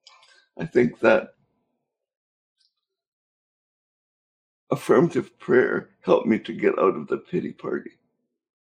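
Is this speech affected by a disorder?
Yes: cerebral palsy; cerebral palsy since birth.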